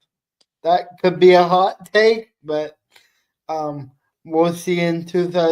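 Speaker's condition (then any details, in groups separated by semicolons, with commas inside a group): Cerebral palsy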